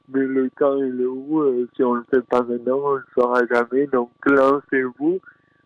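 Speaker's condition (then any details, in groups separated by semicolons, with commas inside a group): Dystonia; neurological brain disorder, oxygen lack impairing muscle supply, from delivery complication, present since birth; 24 years old, just finished running stage of tour; elocution disorder, fine motor impairment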